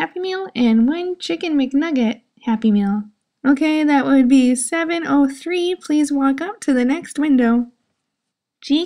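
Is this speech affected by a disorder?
No.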